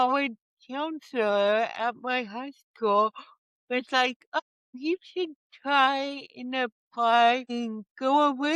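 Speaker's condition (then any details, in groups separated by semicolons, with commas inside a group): Cerebral palsy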